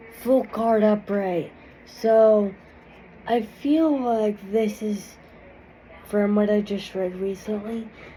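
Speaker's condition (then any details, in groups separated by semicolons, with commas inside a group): Cerebral palsy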